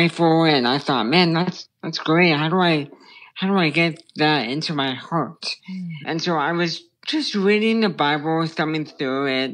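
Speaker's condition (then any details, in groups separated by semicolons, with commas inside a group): Brain stem tumor; childhood onset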